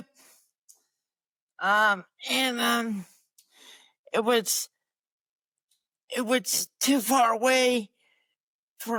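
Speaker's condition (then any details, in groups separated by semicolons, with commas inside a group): Cerebral palsy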